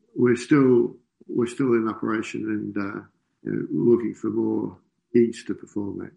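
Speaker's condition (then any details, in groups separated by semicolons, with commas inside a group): Parkinson's disease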